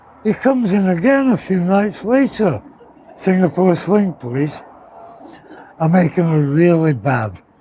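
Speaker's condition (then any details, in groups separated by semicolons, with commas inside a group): Partial glossectomy for tongue cancer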